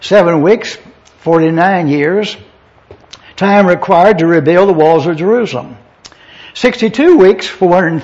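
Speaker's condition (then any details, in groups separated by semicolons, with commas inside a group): No condition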